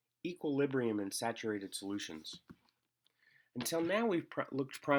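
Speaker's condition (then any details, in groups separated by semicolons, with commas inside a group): No condition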